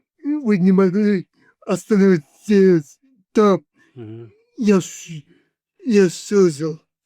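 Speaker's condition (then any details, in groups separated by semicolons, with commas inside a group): Cerebral palsy; 40 years with condition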